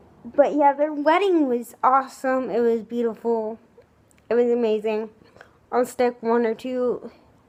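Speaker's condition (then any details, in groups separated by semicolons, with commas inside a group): Cerebral palsy, spastic, severe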